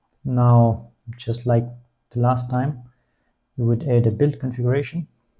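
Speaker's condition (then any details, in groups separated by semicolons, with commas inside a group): No condition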